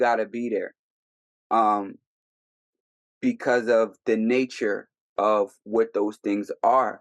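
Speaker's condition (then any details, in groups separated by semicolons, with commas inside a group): No condition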